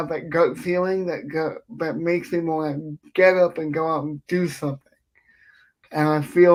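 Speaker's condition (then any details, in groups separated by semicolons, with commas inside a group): Cerebral palsy; affects speech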